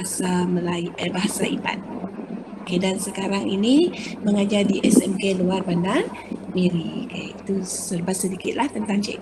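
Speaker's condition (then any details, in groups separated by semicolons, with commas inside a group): No condition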